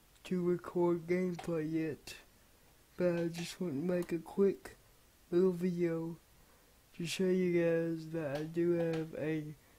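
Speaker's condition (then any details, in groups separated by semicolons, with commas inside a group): Cerebral palsy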